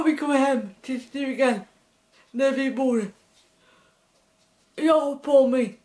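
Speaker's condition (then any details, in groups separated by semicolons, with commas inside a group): Dyskinetic cerebral palsy; dyskinetic form, severe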